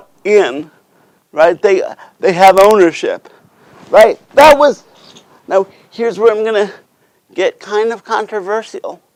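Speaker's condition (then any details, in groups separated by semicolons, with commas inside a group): Cerebral palsy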